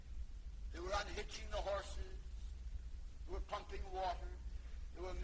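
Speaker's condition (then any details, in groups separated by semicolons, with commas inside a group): No condition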